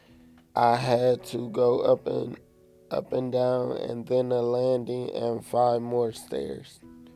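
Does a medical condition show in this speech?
Yes: cerebral palsy; therapists had stair climbing to bathroom as exercise.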